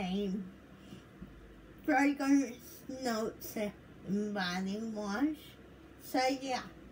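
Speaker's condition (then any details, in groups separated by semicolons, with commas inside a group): Cerebral palsy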